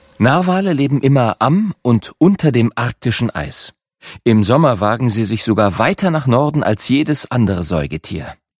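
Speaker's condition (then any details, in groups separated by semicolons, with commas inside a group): No condition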